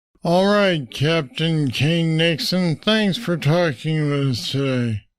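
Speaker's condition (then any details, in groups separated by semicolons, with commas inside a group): Parkinson's disease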